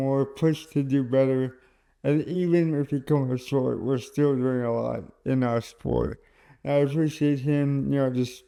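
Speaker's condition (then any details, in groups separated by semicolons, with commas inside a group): Cerebral palsy; caused by stroke at birth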